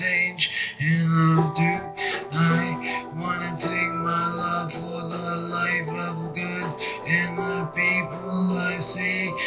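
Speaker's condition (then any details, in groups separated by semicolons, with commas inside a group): Brain injury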